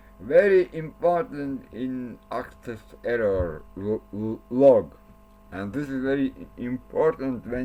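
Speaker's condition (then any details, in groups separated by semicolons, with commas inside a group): Cerebral palsy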